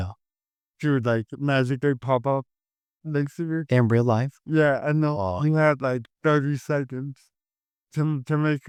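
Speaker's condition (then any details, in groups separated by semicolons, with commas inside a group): Cerebral palsy; caused by stroke at birth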